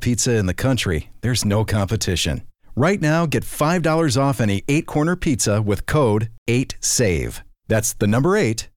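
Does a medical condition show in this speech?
No.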